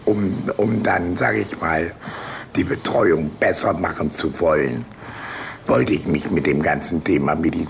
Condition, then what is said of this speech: Laryngectomy. Ich habe prinzipiell nach 8 Tagen wieder gegessen und war am 11. Tag zu Hause, habe gesprochen wie heute.